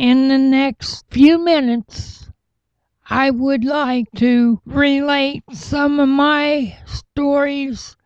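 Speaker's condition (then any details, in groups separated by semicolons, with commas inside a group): Cerebral palsy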